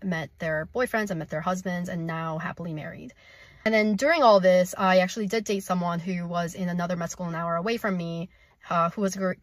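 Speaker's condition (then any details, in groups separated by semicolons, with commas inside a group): No condition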